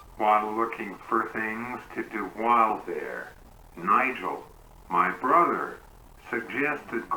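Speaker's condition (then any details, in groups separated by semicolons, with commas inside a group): Cerebral palsy; uses wheelchair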